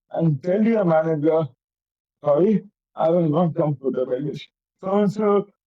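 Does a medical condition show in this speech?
Yes: cerebral palsy; affects coordination.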